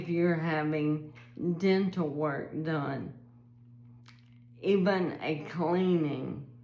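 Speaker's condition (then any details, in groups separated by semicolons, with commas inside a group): ALS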